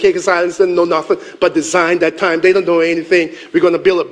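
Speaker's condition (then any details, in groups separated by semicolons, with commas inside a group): No condition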